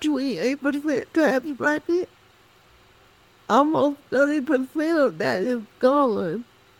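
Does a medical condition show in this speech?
Yes: cerebral palsy; speech affected.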